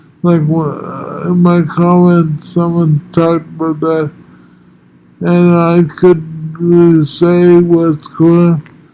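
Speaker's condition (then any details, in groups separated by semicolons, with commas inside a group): Multiple sclerosis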